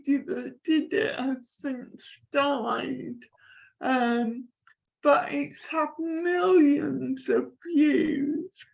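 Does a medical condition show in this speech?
Yes: cerebral palsy.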